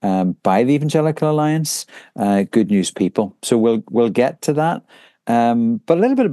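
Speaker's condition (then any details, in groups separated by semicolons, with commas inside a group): No condition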